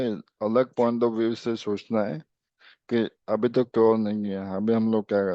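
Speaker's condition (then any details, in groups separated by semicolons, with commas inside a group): ALS; speech improved a little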